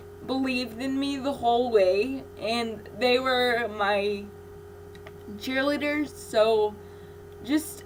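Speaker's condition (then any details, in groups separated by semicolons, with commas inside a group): Cerebral palsy; infant ventilator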